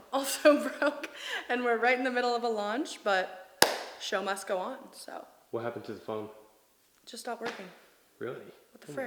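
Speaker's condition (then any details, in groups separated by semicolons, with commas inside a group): No condition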